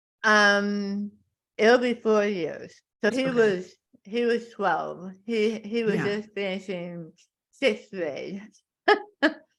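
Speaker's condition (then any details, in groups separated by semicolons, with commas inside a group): Tongue cancer; one year post surgery, radiation and chemotherapy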